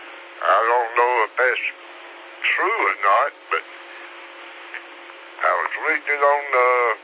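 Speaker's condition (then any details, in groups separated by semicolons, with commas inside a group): Slurred speech; stroke 3 years ago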